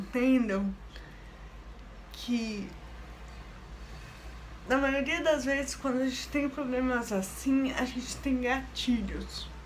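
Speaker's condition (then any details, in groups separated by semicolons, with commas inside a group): Cerebral palsy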